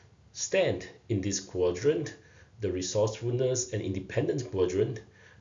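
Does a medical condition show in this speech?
No.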